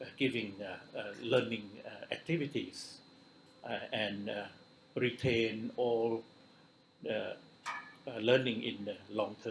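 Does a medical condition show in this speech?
No.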